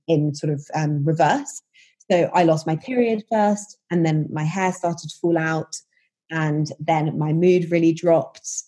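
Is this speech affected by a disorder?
No.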